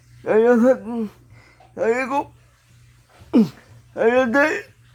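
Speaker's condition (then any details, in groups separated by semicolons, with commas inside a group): Brain lesion disability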